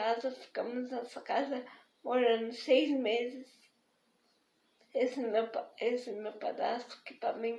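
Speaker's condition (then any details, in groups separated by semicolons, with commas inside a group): Spastic diplegic cerebral palsy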